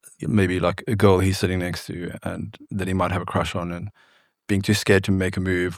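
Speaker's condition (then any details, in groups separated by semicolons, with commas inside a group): No condition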